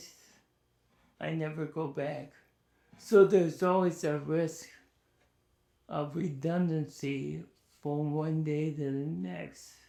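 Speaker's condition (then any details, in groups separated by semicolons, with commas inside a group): ALS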